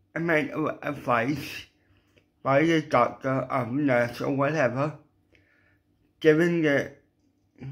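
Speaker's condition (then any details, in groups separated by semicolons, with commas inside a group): Cerebral palsy; mild, ataxic type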